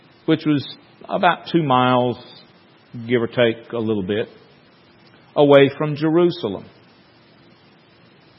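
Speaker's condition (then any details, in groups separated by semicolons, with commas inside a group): No condition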